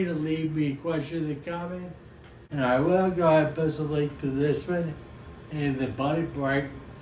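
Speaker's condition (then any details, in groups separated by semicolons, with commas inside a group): Friedreich's ataxia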